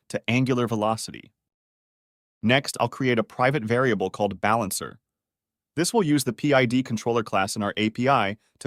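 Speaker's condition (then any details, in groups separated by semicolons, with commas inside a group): No condition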